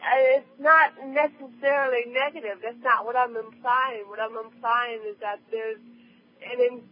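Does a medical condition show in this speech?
Yes: cerebral palsy; handwriting physically hard and slow.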